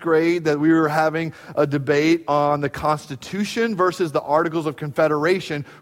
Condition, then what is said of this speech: No condition.